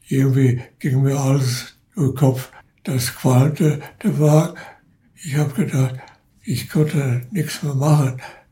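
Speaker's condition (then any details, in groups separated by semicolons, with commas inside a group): Parkinson's disease; finger cramping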